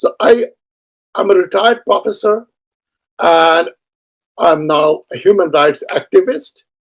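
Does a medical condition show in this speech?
No.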